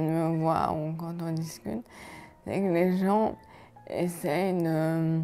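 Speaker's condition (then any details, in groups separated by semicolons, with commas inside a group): ALS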